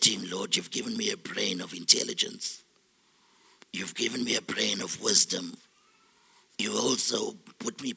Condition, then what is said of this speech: Laryngectomy. To have a sexy voice like mine You've got to have a cancer really deep into your larynx.